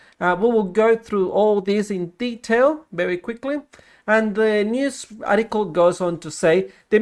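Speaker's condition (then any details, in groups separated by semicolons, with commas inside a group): No condition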